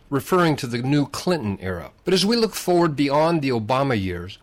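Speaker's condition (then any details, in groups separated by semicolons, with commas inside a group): No condition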